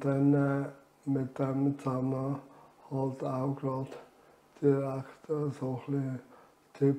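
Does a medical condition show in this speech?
Yes: amyotrophic lateral sclerosis.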